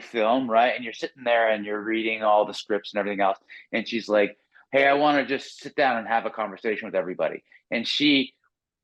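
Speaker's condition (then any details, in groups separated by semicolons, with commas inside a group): No condition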